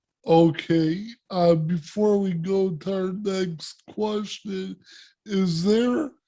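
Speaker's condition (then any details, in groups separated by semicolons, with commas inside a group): Cerebral palsy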